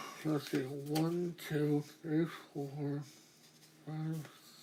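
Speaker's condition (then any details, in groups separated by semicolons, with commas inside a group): Mobius syndrome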